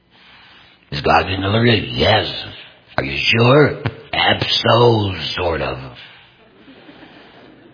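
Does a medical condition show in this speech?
Yes: total laryngectomy, complete laryngectomy, voice prosthesis; unusual tone of voice, may sound painful to listeners, no pain speaking, understandable with careful listening.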